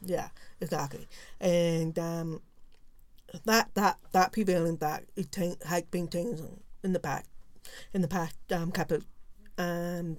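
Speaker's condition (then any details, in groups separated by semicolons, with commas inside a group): Profound deafness; no cochlear implant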